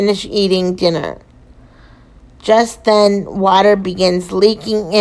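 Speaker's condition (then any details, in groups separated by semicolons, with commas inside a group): Cerebral palsy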